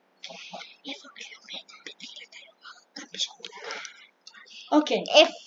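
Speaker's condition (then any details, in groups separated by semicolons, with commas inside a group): No condition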